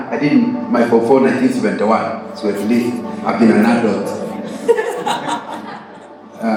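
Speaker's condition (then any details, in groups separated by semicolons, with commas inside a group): No condition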